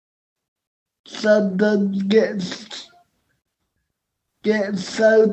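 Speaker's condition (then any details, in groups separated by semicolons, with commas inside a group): Cerebral palsy; spasms, on medication three times daily after food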